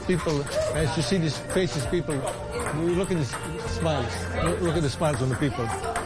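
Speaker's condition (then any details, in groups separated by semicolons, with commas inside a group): Parkinson's disease; diagnosed 10 years ago, motor symptoms stopped guitar playing after six years; ping pong twice weekly at Westchester Table Tennis Center, symptoms partly reversed, about 50% function regained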